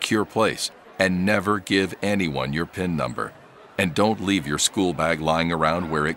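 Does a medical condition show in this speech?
No.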